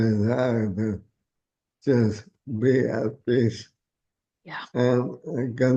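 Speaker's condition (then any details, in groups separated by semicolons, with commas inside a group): ALS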